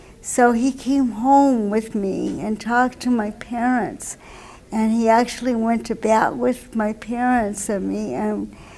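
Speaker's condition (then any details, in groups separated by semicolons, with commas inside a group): Cerebral palsy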